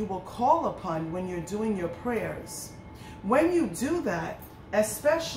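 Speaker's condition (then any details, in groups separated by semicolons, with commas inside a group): No condition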